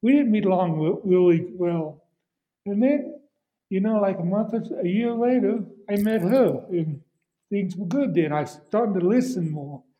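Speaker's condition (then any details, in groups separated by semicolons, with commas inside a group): Aphasia; caused by stroke about 3 years ago, unable to talk initially, month in hospital, foot affected; about 3 years since stroke, outpatient speech therapy with Melissa Kurrle in Colorado; knows what to say but finds wrong words, talks around words, uses voice-to-text, scripts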